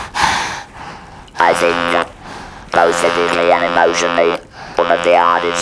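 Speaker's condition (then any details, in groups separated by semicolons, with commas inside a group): Laryngeal cancer with laryngectomy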